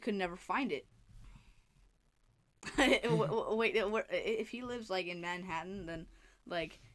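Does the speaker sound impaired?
Yes: stutter; here repeated sounds, prolonged sounds.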